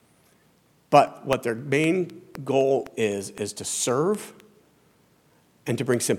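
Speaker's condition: No condition

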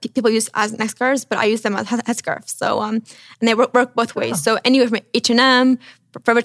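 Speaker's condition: Stutter; severe, onset at age 3 or 4, many years of speech therapy; improved, no longer blocking; long-standing difficulty expressing self verbally, hard to order pizza on the phone; repeated sounds

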